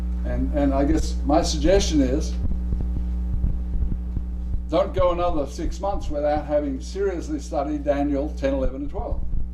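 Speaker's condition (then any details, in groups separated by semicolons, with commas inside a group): No condition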